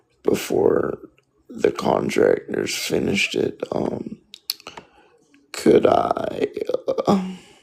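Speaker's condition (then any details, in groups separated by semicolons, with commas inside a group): Spastic quadriplegic cerebral palsy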